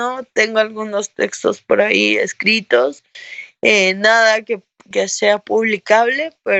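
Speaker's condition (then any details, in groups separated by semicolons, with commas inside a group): Cerebral palsy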